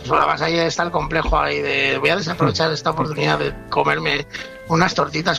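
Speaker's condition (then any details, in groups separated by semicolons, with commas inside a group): No condition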